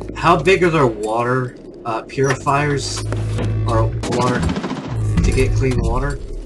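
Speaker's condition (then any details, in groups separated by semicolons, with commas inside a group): No condition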